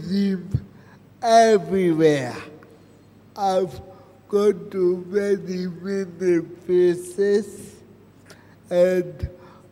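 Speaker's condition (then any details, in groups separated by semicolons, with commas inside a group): Cerebral palsy; present from birth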